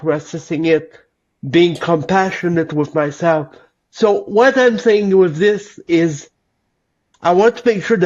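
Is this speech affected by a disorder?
Yes: cerebral palsy; lifelong.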